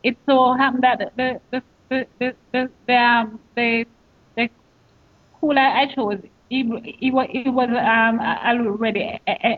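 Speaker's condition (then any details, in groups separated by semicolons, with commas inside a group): Stuttering; stuttering since childhood, familial, father Thomas and an aunt stutter, only one of father's seven children affected; stutters on own first name, uses substitute name, stutters more when upset, feels panic when stuttering; repeated sounds, repeated words, prolonged sounds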